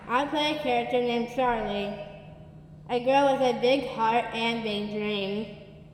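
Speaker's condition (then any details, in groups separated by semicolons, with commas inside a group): Down syndrome; speech therapy from infancy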